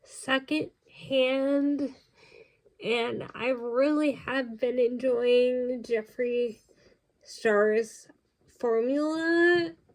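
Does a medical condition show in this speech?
Yes: cerebral palsy; congenital.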